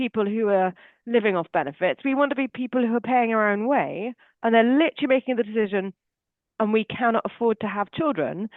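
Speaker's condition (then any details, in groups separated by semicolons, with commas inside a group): No condition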